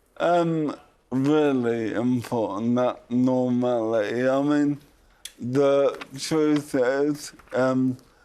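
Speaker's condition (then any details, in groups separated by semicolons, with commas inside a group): Motor neurone disease; sounds different now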